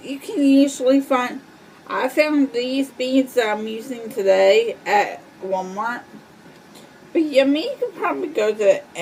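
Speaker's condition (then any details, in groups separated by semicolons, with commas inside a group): Cerebral palsy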